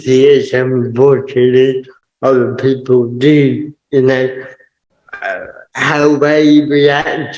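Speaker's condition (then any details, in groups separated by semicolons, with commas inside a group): Cerebral palsy; permanent wheelchair user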